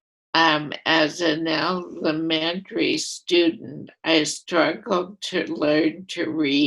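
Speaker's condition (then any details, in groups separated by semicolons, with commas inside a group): Primary lateral sclerosis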